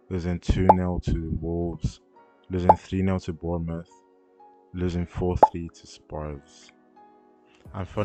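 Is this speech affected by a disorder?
No.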